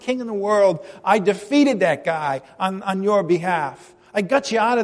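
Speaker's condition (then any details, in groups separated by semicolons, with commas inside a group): No condition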